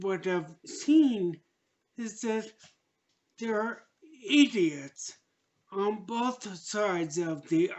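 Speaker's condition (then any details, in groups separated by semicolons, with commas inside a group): Traumatic brain injury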